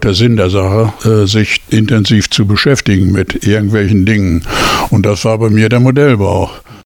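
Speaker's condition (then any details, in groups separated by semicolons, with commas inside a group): No condition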